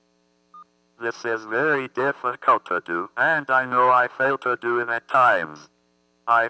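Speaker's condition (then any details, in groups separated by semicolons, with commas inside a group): Athetoid cerebral palsy; thumb surgery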